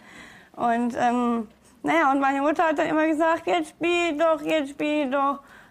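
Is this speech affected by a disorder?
Yes: Down syndrome; food refusal in childhood.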